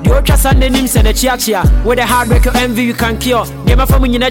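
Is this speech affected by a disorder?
No.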